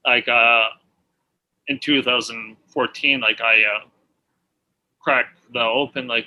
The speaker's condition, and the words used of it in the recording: Aphasia. On Zoom like lots of Zoom and yeah it's like it's really helpful and yeah my speech is so much better than like what I was before.